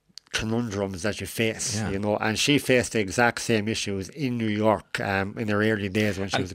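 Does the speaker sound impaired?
Yes: cleft lip and palate; congenital cleft lip and palate, facial difference, operations from early childhood, last surgery at age 17, deviated septum.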